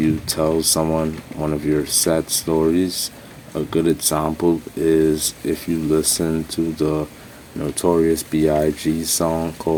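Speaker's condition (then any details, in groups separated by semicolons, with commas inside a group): No condition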